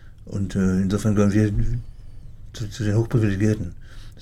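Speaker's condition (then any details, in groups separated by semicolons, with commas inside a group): Parkinson's disease; fine motor decline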